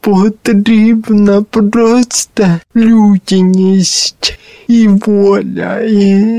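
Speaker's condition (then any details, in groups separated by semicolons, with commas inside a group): Cerebral palsy; since birth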